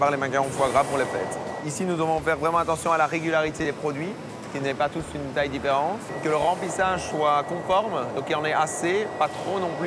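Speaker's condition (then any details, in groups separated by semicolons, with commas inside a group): No condition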